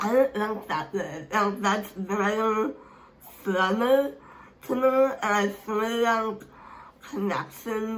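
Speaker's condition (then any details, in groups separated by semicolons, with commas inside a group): Speech impairment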